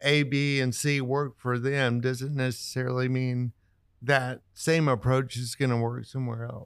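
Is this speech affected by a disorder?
Yes: cerebral palsy; pretty able-bodied.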